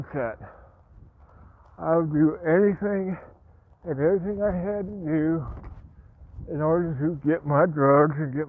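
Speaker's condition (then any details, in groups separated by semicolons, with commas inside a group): Parkinson's; speech impediment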